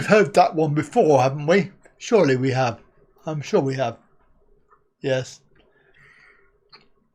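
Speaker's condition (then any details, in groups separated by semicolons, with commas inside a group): Cerebral palsy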